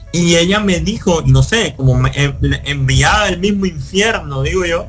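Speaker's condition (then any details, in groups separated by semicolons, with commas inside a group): Cleft lip and palate; speaks a lot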